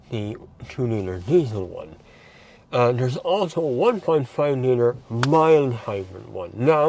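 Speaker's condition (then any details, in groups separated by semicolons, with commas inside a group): Mouth cancer surgery; speech changed by surgery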